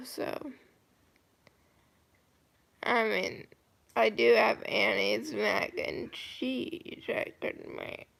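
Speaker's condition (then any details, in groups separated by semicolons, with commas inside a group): Cerebral palsy, mild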